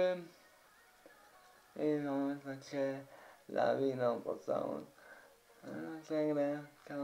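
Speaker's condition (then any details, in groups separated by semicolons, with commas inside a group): Cerebral palsy; uses wheelchair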